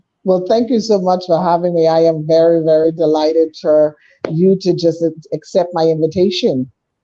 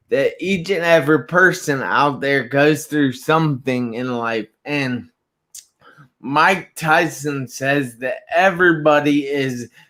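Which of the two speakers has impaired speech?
The second: traumatic brain injury; accident, broken neck, fractured jaw, punctured lung.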